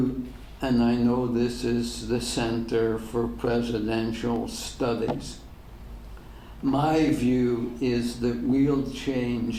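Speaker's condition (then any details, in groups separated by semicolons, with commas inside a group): ALS; degenerative; diagnosed ten years ago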